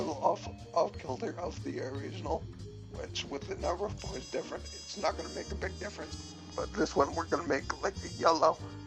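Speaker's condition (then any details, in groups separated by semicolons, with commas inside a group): Cerebellar ataxia from brain tumour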